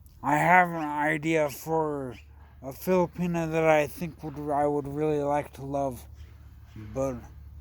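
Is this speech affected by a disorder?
Yes: traumatic brain injury.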